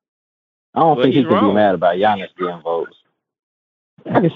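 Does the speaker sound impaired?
No.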